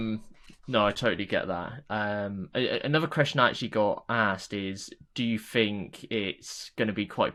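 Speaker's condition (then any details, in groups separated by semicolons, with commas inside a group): No condition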